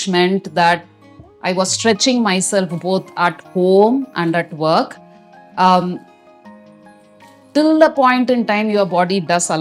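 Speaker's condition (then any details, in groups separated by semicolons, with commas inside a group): No condition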